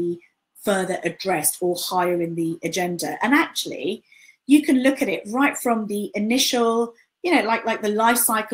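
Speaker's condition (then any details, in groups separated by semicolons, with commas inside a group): No condition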